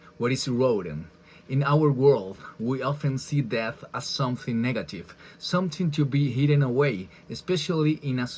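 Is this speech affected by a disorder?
No.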